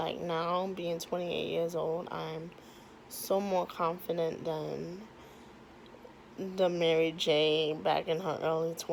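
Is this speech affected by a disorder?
Yes: cerebral palsy.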